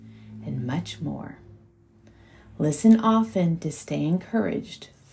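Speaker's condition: No condition

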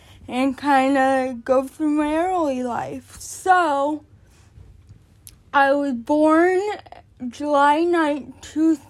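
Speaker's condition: Cerebral palsy; born addicted

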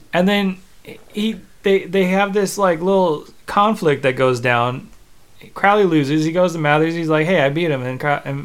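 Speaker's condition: No condition

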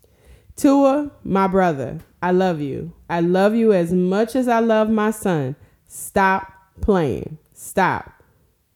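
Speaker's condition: No condition

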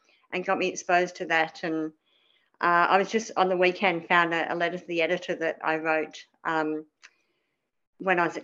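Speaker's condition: Cleft palate; cleft palate from birth, many surgeries, dental services; spoke differently as child, lots of childhood speech therapy, c for communication skills in primary school

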